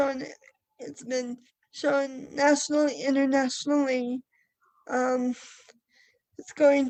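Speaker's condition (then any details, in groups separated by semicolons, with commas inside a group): Cerebral palsy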